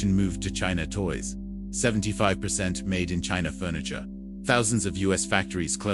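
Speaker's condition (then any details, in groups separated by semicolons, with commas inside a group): No condition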